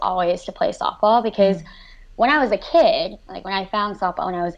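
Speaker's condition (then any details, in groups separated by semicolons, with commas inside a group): Cleft lip and palate; severe cleft lip and palate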